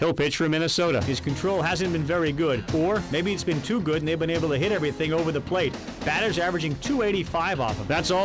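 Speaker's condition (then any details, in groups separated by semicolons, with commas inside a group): No condition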